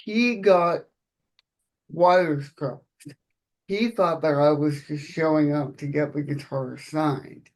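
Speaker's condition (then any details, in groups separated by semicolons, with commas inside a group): Cerebral palsy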